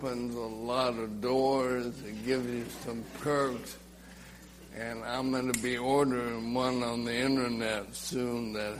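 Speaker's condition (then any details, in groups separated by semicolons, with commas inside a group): ALS; diagnosed last summer, end of life approaching, muscles quickly stopping working, legs affected, drops things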